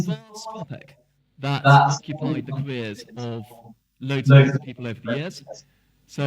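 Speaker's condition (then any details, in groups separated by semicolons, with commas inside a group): No condition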